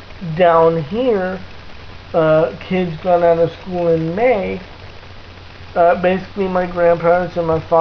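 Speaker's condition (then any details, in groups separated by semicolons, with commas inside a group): Cerebral palsy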